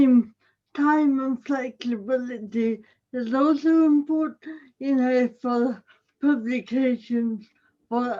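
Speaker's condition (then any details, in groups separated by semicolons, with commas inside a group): Cerebral palsy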